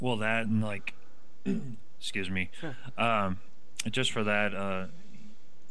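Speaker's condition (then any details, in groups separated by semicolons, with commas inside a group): No condition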